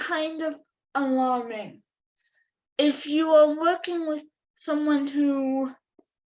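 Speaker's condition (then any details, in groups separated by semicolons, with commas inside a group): Cerebral palsy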